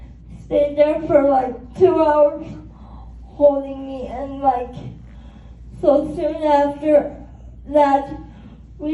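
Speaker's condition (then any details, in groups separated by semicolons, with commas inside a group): Cerebral palsy; spastic quadriplegia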